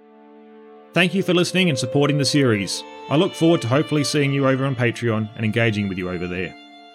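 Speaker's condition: No condition

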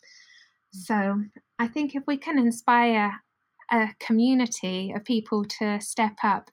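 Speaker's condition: No condition

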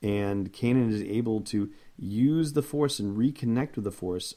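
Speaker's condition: No condition

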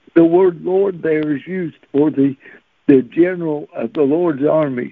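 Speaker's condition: Cerebral palsy; since birth

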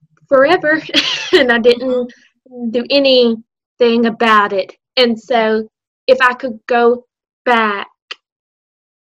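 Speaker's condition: Stuttering; childhood onset, school speech therapy since learning to talk, Lamar University clinic therapy from senior year, age 19; adult, still stutters; stutters openly; prolonged sounds, blocks

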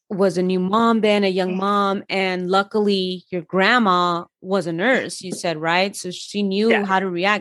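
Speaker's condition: No condition

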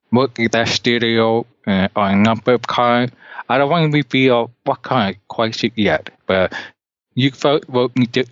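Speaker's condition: Deafness; cannot hear well

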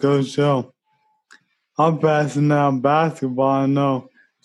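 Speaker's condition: ALS; pushed in running events by Bobby

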